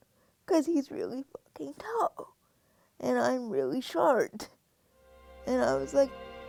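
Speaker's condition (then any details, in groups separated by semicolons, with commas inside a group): Cerebral palsy; 23 years old, types with two fingers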